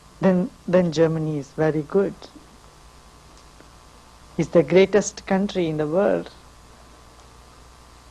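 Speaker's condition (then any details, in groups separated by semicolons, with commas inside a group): No condition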